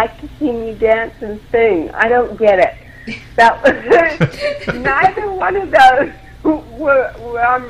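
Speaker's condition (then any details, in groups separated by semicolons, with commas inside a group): Cerebral palsy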